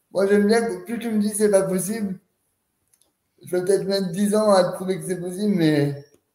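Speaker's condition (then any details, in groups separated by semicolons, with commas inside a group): Cerebral palsy; quadriplegic, since birth, cause extreme prematurity, wheelchair user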